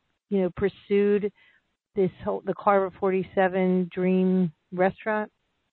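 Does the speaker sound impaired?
No.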